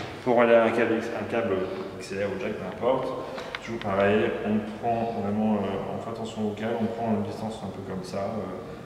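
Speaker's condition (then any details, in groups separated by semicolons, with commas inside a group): No condition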